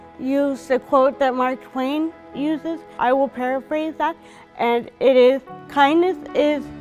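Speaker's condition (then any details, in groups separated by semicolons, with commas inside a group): Cerebral palsy; present from birth; moderate to severe hearing loss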